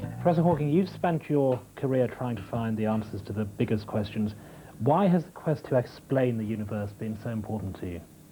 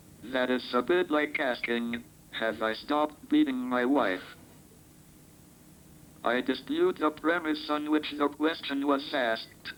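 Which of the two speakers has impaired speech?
The second: motor neurone disease; diagnosed at 21, over 30 years ago; lost vocal muscles, uses electronic voice synthesizer, speaking through a speech-generating device.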